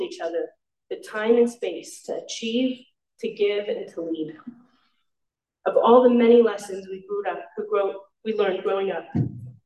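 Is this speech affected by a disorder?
No.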